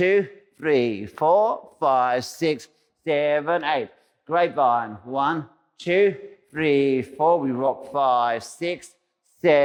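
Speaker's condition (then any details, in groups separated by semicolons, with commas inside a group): No condition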